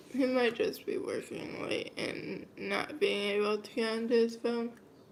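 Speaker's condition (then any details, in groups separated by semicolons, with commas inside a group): Cerebral palsy, mild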